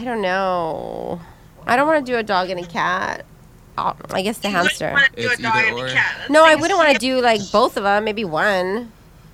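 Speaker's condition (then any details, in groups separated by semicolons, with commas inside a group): No condition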